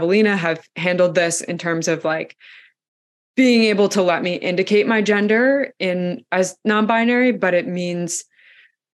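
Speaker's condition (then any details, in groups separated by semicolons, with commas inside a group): No condition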